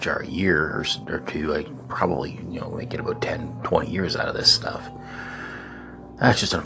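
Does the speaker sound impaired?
No.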